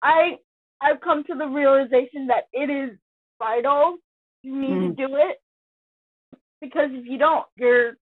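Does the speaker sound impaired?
Yes: cerebral palsy; born 26 weeks premature, amputee, full-time wheelchair user, intellectual disability, full-time and part-time aides; prolonged sitting and car travel hard on body, down about a week after trip.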